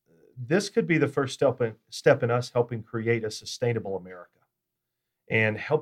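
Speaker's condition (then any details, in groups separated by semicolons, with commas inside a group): No condition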